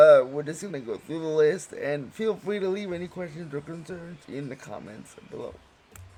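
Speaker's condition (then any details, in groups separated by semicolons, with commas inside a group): Cerebral palsy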